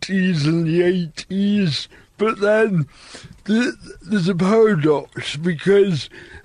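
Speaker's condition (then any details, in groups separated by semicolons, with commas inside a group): Cerebral palsy; finds some words hard to say, difficulty with ch sound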